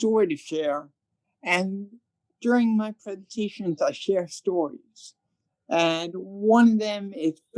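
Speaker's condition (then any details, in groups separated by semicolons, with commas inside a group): Cerebral palsy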